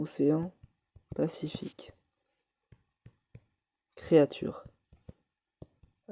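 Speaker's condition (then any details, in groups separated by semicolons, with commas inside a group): No condition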